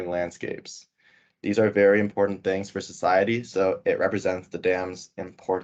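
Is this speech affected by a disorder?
No.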